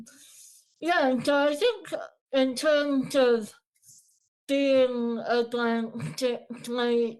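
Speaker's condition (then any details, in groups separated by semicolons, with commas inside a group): Moebius syndrome; speech difficulty, eating and drinking difficulty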